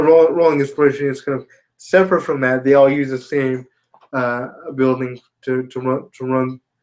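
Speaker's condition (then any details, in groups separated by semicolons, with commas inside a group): Spastic quadriplegia cerebral palsy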